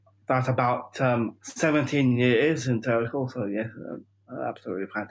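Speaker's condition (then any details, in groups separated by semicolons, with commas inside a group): Down syndrome; 45 years old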